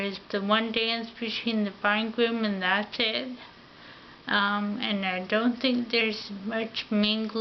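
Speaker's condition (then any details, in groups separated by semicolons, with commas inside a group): Ataxia; affects mouth and tongue coordination; diction sometimes unclear, swallowing difficulty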